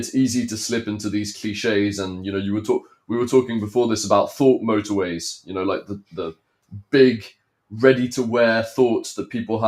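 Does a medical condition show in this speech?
No.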